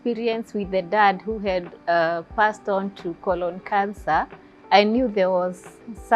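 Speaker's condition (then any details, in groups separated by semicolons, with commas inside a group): No condition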